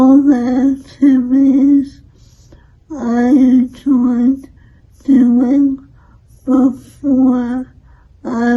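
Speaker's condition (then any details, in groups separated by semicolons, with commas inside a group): ALS; cause attributed to bacterial infection, treated; still able to speak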